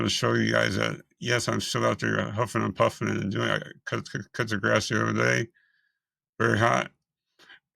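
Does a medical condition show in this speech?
Yes: multiple system atrophy.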